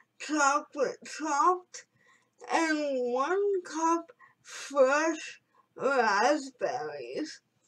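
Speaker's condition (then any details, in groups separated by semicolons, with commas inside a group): Cerebral palsy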